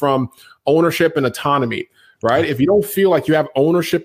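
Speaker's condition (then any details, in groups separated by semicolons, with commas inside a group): No condition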